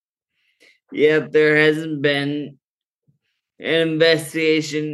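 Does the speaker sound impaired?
Yes: Friedreich's ataxia; genetic neuromuscular condition from birth, normal childhood, slowly worsening, diagnosed sophomore year of college; progressive, cannabis strain with doctor's guidance for neuropathic pain, muscle relaxing, sleep, ataxia worse when tired.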